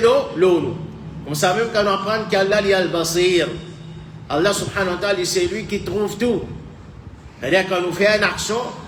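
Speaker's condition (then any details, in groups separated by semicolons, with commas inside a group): No condition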